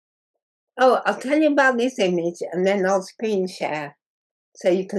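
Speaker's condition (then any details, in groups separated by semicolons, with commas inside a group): Muscular dystrophy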